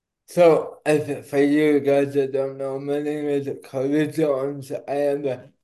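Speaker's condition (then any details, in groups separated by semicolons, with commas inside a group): Cerebral palsy; not slurred, per host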